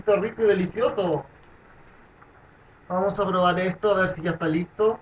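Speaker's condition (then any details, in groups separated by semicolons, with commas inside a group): No condition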